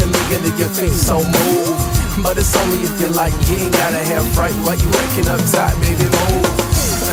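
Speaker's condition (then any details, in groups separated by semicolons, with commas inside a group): No condition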